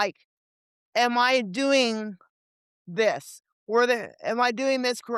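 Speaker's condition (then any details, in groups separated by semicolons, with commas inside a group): Cerebral palsy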